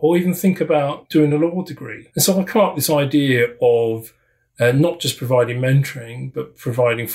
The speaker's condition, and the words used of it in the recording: None; typical speech.